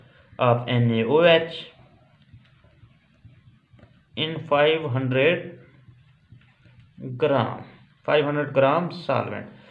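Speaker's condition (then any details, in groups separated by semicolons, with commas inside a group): No condition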